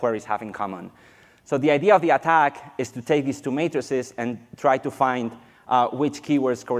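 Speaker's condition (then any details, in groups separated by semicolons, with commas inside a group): No condition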